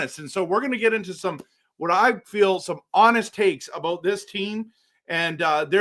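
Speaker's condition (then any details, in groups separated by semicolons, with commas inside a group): No condition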